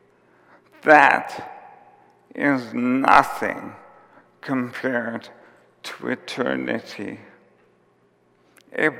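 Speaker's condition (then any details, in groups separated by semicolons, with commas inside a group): ALS; symptoms began about four years before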